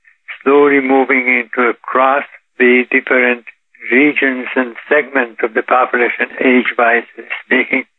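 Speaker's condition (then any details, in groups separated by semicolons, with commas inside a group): Parkinson's disease; symptoms reportedly undetectable by others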